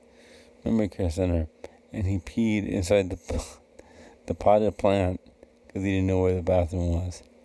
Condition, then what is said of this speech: Cerebral palsy. Not only OT, but also, I never had to have this, but speech therapy.